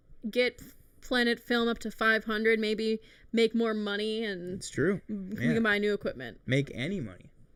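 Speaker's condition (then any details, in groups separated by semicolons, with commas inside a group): No condition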